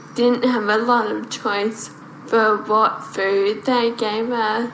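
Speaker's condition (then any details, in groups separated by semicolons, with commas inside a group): Friedreich's ataxia; neurodegenerative, sister Jamie Lee Dwyer also affected; relies on support workers in specialist disability accommodation in Brisbane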